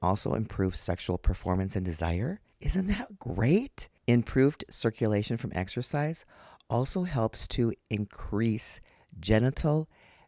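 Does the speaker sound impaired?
No.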